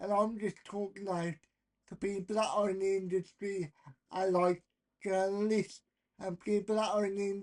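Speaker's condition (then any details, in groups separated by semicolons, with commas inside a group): Cerebral palsy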